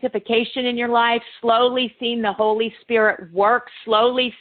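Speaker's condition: No condition

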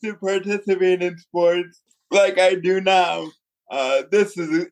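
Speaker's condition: Cerebral palsy; from birth

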